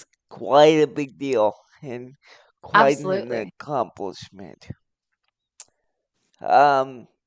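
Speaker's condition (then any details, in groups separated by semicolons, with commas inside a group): Cerebral palsy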